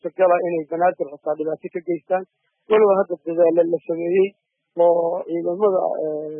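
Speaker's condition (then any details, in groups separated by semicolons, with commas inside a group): No condition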